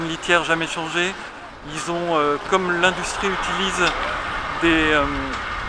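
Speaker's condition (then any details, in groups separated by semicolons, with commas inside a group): No condition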